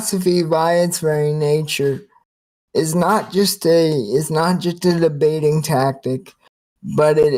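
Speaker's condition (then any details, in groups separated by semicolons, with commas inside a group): Cerebral palsy, spastic quadriplegia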